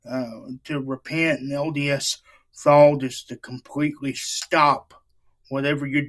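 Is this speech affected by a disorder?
Yes: cerebral palsy; wheelchair user.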